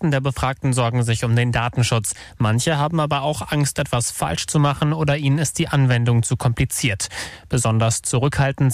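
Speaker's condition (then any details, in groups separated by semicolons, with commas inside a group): No condition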